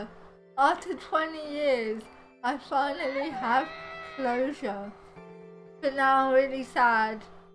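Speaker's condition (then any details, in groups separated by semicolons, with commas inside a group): Cerebral palsy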